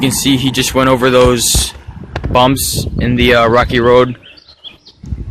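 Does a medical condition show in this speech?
No.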